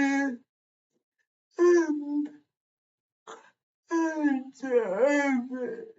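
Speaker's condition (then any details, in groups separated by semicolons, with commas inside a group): Cerebral palsy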